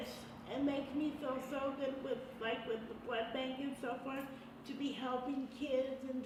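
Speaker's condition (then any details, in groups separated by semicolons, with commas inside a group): Cerebral palsy; from birth, born premature; mild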